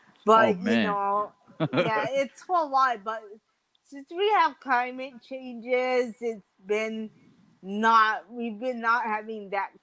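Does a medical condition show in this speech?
Yes: mild cerebral palsy.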